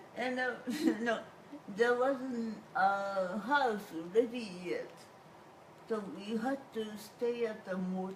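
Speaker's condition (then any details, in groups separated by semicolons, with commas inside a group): Cerebral palsy; whole body affected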